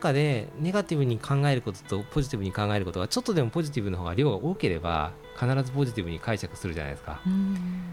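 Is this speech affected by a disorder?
No.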